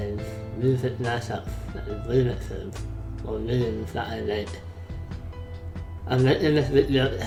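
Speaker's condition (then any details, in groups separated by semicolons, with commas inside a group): Facial palsy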